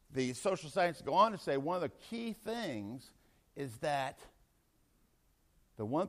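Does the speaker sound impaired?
No.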